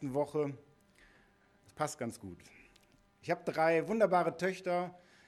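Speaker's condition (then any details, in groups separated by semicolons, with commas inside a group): No condition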